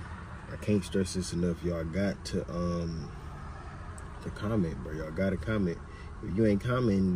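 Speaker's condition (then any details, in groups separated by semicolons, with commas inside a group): No condition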